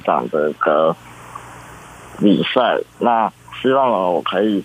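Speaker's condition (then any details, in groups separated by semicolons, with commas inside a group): Congenital muscular dystrophy; present from birth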